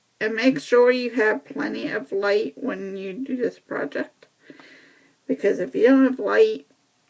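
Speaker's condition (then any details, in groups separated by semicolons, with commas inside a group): Cerebral palsy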